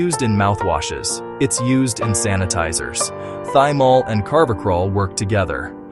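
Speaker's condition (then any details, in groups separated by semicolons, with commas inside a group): No condition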